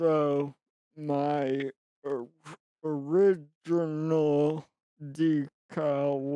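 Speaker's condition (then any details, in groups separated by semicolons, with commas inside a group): Traumatic brain injury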